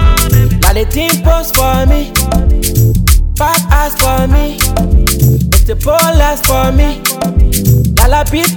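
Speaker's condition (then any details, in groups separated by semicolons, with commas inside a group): No condition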